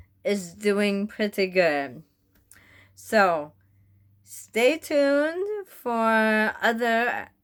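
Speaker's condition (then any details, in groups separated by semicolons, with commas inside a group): Bulbar onset ALS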